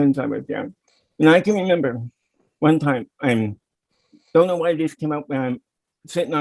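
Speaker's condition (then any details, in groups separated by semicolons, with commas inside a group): Cerebral palsy; listeners may not understand speech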